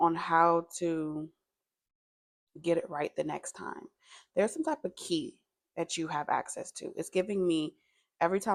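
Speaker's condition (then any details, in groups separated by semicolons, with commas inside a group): No condition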